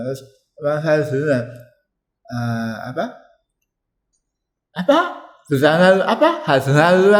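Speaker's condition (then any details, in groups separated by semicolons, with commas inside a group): Tongue cancer; biopsy-confirmed, ECCT treatment; survivor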